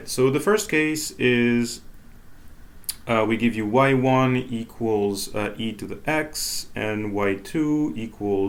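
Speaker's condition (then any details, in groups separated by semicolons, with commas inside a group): No condition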